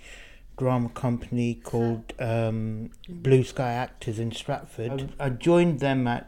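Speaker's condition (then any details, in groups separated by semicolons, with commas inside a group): No condition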